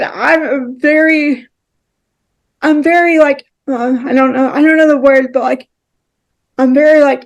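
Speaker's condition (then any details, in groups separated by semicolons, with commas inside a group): Cerebral palsy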